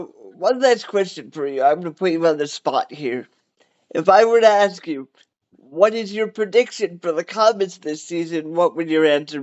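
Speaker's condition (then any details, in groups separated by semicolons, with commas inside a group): Cerebral palsy; cerebral palsy, wheelchair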